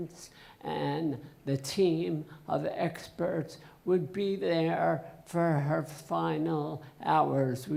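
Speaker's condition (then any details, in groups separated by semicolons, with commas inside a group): Essential tremor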